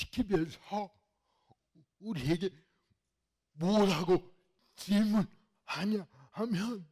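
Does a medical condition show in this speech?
Yes: cerebral palsy; fairly severe in childhood.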